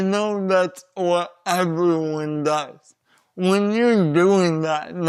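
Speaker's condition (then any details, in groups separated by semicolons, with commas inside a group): Cerebral palsy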